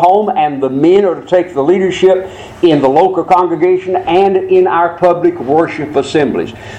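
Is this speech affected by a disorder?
No.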